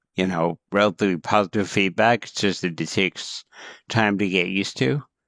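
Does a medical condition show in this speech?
Yes: cerebral palsy.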